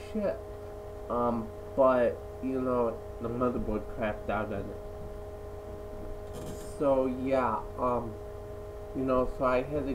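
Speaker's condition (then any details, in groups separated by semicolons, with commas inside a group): Cerebral palsy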